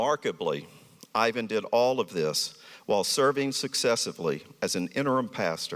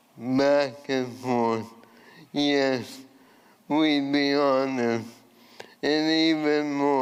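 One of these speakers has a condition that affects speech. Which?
The second: ALS; voice changed from earlier resonant voice.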